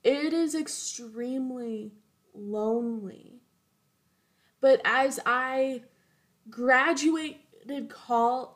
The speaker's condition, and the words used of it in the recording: Stuttering. The M's and the D's are so hard for people that stutter to even speak.